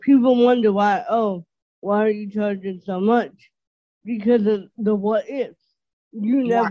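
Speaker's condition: Dysarthria; understandable

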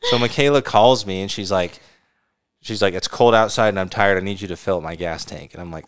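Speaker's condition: No condition

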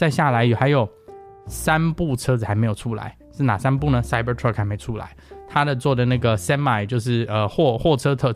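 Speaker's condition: No condition

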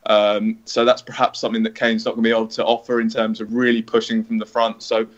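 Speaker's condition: No condition

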